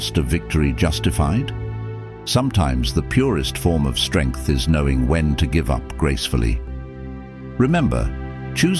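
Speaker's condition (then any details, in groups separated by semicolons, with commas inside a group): No condition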